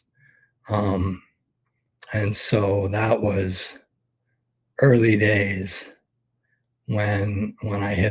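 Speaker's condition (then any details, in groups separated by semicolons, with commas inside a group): ALS; expects to lose voice very soon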